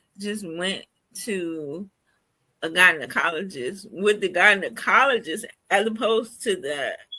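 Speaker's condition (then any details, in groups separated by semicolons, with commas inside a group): Cerebral palsy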